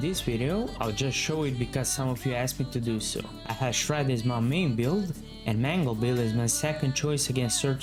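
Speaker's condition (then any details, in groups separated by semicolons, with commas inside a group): No condition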